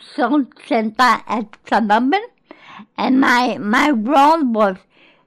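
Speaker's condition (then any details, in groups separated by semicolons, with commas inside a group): Cerebral palsy; born in Greece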